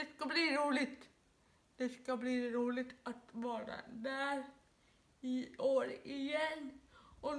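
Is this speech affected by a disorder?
Yes: dyskinetic cerebral palsy, severe.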